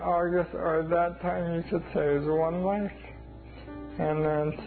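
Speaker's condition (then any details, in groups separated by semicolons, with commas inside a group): ALS; diagnosed as adult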